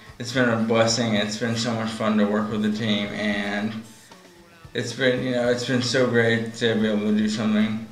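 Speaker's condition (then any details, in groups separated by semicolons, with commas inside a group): ALS; finger dexterity loss onset; very slow progression, onset 1-2 years before diagnosis, still walking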